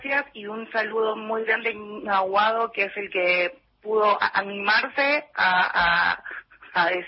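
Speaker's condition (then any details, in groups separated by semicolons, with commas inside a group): Stuttering; fluency disorder; visible blocks in fluency, facial gestures while speaking; repeated sounds, blocks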